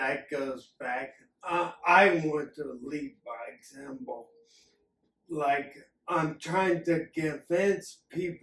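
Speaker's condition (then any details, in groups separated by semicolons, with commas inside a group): Acquired and hereditary ataxia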